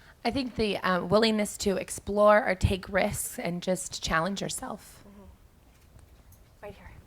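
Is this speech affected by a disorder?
No.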